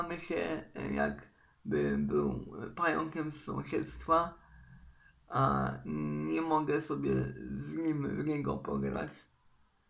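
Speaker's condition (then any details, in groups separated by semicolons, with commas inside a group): Cerebral palsy; uses wheelchair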